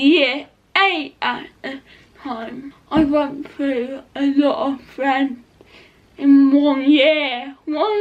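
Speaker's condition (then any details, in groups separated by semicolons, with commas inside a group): Cerebral palsy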